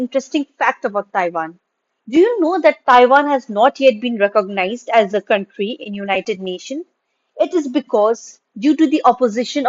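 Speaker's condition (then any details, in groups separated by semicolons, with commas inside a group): No condition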